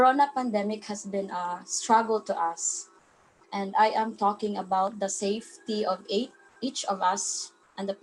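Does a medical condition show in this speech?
No.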